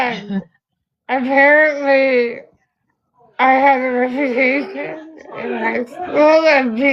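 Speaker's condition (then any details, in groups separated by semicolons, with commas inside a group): Spinal muscular atrophy type 2; type 2, genetic neuromuscular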